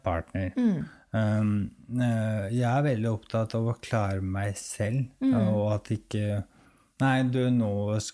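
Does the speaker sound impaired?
Yes: ALS; no use of arms or legs, sudden leg spasms, relies on assistants for daily care; uses breathing help, good and bad days, clenching and teeth grinding on bad days.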